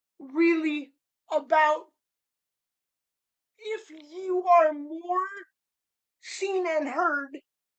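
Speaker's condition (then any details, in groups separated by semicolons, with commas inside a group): Cerebral palsy; spastic cerebral palsy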